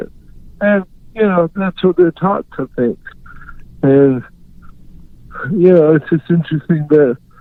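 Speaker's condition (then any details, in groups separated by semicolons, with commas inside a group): Cerebral palsy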